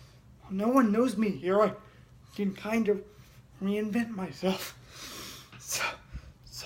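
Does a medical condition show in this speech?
Yes: cerebral palsy.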